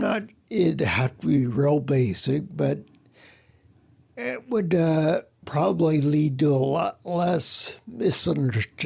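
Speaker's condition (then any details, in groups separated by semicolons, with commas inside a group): Spinocerebellar ataxia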